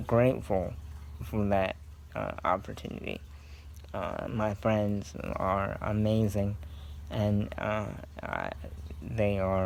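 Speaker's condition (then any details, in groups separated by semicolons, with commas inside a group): Cerebral palsy; scoliosis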